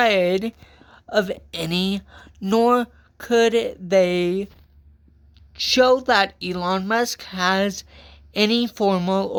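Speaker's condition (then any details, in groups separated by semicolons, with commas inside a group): Cerebral palsy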